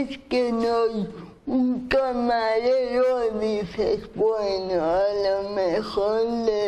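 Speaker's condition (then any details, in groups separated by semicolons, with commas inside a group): Cerebral palsy; speaks with difficulty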